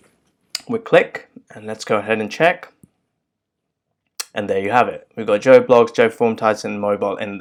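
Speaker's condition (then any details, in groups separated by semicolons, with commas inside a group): No condition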